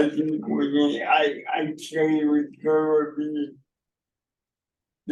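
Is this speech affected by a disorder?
Yes: cerebral palsy.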